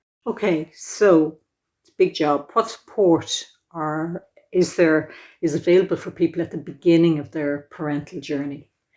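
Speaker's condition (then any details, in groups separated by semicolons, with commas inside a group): No condition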